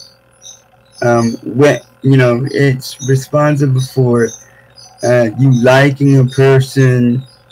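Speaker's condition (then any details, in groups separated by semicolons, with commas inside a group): Cerebral palsy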